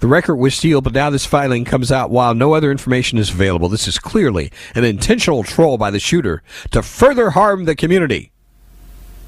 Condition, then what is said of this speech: None; typical speech.